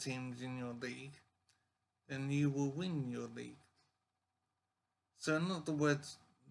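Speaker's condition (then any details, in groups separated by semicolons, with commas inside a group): Brain injury; severe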